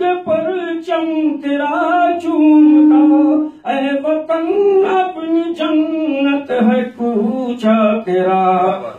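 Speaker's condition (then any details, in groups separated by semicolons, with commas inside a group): No condition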